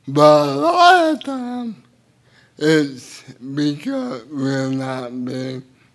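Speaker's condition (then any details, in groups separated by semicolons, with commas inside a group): Cerebral palsy; a little difficult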